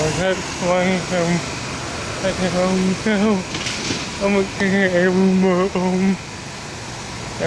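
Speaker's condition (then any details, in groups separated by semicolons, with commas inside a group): Cerebral palsy; speech disability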